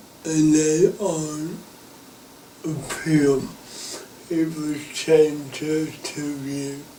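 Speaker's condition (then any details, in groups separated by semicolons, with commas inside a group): Cerebral palsy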